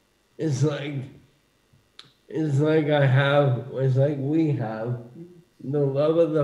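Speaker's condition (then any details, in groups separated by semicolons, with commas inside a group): ALS; bulbar onset; losing speech, a little difficult to understand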